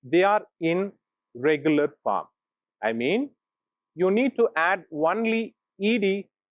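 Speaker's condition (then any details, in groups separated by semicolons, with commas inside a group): No condition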